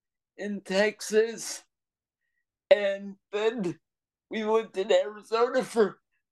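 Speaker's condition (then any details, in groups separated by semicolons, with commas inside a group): Cerebral palsy; power wheelchair since age five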